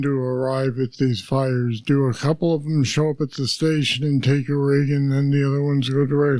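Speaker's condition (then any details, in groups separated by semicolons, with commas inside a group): Parkinson's disease; deep brain stimulators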